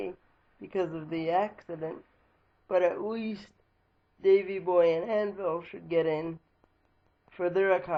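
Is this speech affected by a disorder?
Yes: cerebral palsy; lifelong, wheelchair user.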